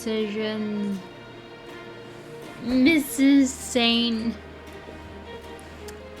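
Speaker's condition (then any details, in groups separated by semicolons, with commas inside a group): Friedreich's ataxia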